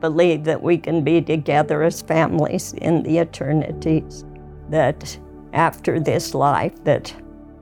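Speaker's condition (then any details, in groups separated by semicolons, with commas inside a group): ALS; rare incurable progressive neurodegenerative disease, diagnosed about 3 years ago, lost ability to walk, wheelchair user; about 3 years since diagnosis, cannot walk, arms and hands still move somewhat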